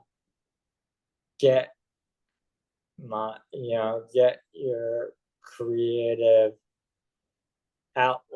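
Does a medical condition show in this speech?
Yes: ALS.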